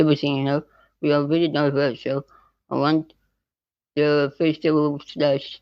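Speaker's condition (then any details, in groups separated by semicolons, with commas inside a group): Spinal muscular atrophy type 2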